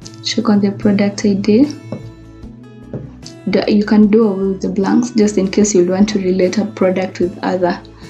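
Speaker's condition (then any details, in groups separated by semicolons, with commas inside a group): No condition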